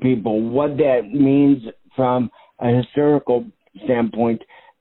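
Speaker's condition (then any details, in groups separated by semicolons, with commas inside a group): Cerebral palsy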